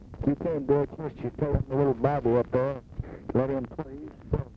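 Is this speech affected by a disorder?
No.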